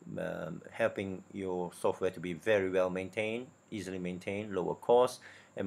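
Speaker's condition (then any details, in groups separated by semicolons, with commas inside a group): No condition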